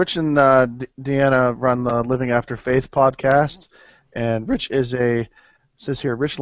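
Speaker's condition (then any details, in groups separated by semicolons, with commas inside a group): No condition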